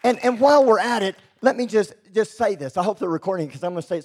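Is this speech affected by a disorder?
Yes: cleft lip and palate; expected never to be able to speak.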